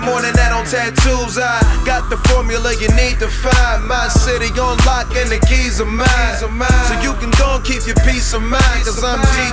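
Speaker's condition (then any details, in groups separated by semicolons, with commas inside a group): No condition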